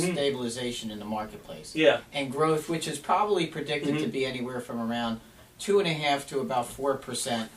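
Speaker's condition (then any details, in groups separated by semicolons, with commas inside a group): No condition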